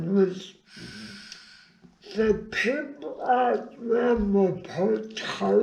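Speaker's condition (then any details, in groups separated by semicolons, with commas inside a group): Brain injury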